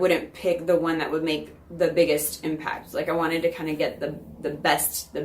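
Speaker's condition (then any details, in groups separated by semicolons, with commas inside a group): No condition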